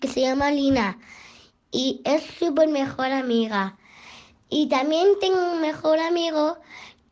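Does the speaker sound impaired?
Yes: Down syndrome; trisomy 21, extra chromosome in pair 21, genetic alteration, age 11.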